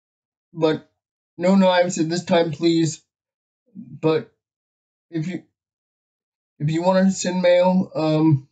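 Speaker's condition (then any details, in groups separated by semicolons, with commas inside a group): Cerebral palsy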